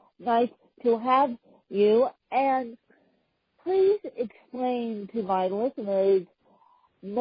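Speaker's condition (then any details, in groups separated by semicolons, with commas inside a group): Hemiplegic cerebral palsy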